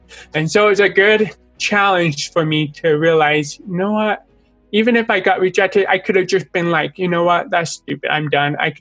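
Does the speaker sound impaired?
Yes: deafness; born deaf both ears, implant at 13, speech therapy ages 2-3 to 10-11, redone after implant; struggles with speaking, no full sentences until age five, sign language learned later, still has accent.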